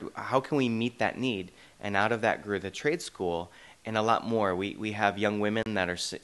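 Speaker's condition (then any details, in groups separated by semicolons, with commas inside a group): No condition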